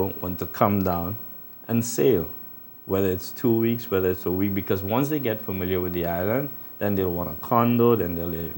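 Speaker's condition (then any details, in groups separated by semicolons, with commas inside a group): No condition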